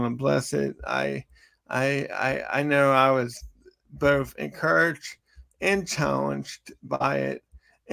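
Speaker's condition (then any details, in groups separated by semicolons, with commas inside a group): Cerebral palsy; from birth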